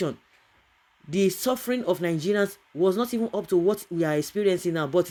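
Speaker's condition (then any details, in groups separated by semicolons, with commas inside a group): No condition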